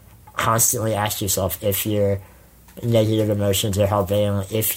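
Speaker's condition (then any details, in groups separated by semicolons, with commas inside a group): Spinal muscular atrophy; congenital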